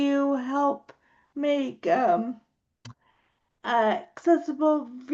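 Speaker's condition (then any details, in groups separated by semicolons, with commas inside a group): Cerebral palsy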